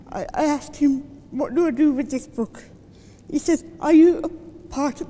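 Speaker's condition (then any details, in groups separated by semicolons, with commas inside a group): Cerebral palsy; from birth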